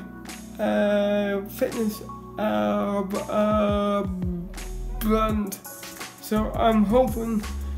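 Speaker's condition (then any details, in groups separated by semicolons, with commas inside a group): Cerebral palsy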